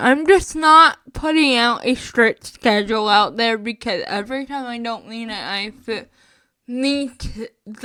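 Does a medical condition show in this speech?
Yes: spastic cerebral palsy, mixed.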